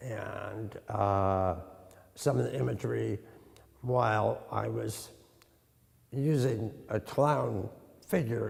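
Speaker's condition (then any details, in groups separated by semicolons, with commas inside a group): Tongue cancer; treated in the past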